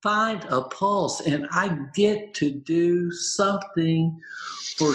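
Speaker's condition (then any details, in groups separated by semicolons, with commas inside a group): Aphasia, apraxia, dysarthria after stroke; motor apraxia, dysarthria from stroke, lost reading and writing, doctors said would never talk; initially mute, plans each sentence, interruption loses it, mistaken for drunk, carries aphasia card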